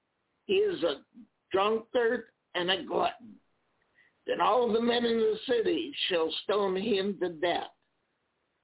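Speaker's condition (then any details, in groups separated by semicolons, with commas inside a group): Spasmodic dysphonia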